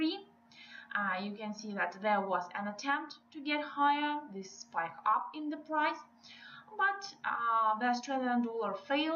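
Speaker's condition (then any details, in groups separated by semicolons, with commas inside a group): No condition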